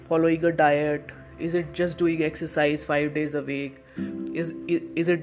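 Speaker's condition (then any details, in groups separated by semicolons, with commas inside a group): No condition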